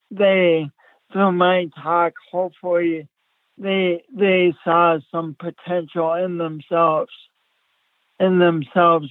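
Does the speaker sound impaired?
Yes: speech impediment; speech therapy as a child, repeating words over and over, impediment never went away.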